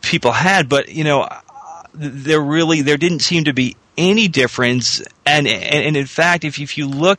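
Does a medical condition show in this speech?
Yes: stuttering; person who stutters, most anxiety tied to stuttering; stuttered openly rather than hiding in past phone-heavy job, talked openly about stuttering; here repeated sounds, repeated words.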